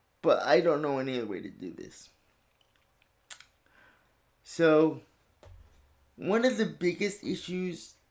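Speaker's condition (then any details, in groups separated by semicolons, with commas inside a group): Cerebral palsy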